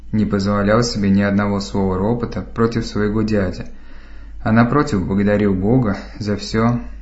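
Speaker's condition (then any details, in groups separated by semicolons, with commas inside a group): No condition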